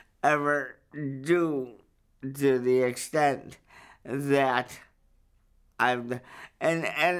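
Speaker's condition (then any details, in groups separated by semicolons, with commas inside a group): Cerebral palsy; verbal, able to speak up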